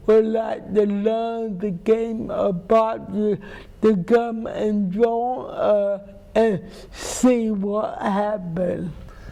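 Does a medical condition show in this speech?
Yes: cerebral palsy; speech impairment.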